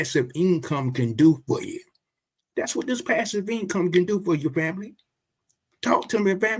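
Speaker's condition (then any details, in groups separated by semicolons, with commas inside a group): No condition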